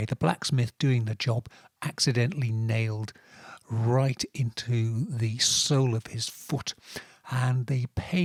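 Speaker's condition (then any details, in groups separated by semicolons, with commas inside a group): No condition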